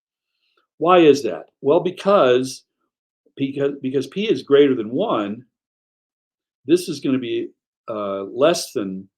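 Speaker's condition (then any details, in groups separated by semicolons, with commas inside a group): No condition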